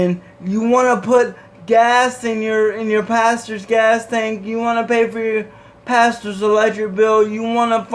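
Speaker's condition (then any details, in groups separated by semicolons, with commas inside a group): Cerebral palsy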